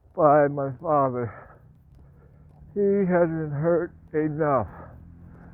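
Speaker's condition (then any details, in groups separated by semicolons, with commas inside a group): Parkinson's; speech impediment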